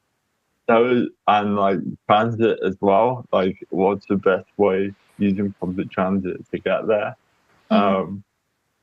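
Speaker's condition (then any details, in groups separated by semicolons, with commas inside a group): Cerebral palsy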